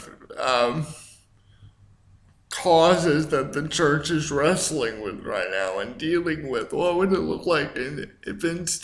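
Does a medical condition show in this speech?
Yes: cerebral palsy; speaks slower at times.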